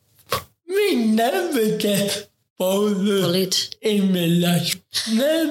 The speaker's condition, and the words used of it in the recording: Cerebral palsy. And today we're going to take it, as your mom said, we're going to take it very slow and you're going to talk to me word for word.